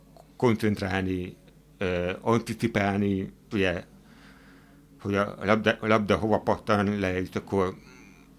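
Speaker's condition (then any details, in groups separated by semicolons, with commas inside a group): Hearing impairment; hard of hearing, uses hearing aid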